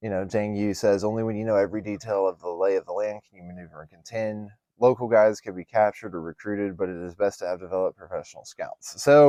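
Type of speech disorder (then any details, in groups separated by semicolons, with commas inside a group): None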